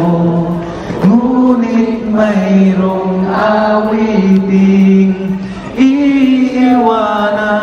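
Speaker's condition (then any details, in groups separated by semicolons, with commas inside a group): No condition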